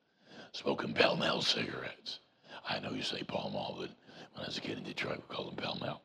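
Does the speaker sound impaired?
Yes: voice box removal needed; voice box removal advised, saw doctor for more details.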